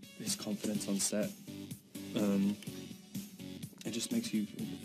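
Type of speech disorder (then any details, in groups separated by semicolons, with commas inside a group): None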